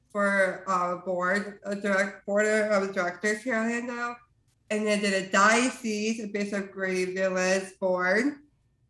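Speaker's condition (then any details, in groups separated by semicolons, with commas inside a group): Down syndrome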